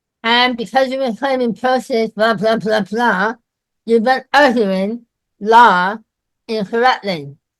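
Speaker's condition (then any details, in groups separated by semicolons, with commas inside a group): Myasthenia gravis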